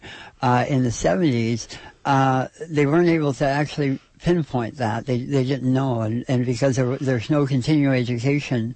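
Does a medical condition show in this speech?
Yes: oral cancer surgery; stage 4 oral cancer at 33, right half of face removed and rebuilt, half jaw replaced with fibula; five-year survivor, over 40 neck lymph nodes removed, after radiation and chemotherapy.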